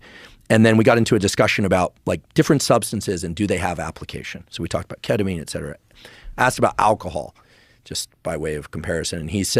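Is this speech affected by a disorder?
No.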